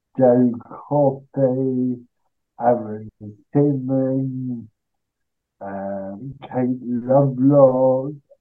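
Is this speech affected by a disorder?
Yes: cerebral palsy.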